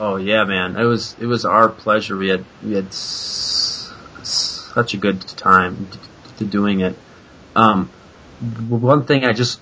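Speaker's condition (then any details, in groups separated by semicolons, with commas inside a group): Stuttering; past fluency-shaping therapy; modeled on Thomas Alexander's 1968 recording, varying habitual pattern; noticeable, trying more prolongation, which feels better; repeated words, prolonged sounds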